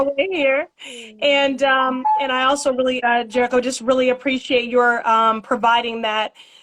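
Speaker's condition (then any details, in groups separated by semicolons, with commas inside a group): No condition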